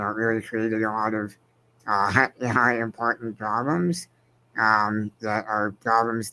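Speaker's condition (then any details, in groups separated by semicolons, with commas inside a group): Spinal muscular atrophy; progressive, wheelchair; declining function, robotic exoskeleton therapy, uses voice control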